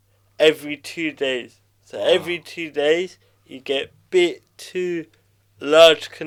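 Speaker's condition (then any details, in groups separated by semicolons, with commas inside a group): Cerebral palsy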